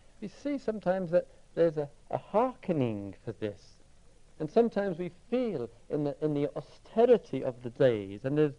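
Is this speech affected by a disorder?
No.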